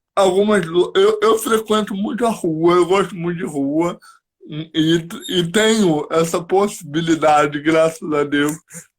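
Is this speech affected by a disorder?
Yes: cerebral palsy; cognition preserved.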